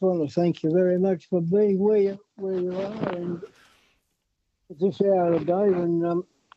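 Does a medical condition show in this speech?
Yes: Parkinson's disease; described as not easy to contend with.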